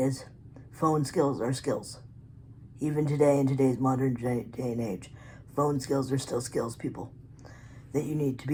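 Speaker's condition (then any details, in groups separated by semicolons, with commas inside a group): Cerebral palsy; physically disabled; articulate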